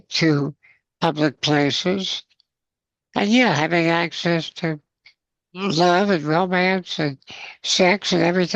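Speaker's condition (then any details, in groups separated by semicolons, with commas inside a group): Spinal muscular atrophy, congenital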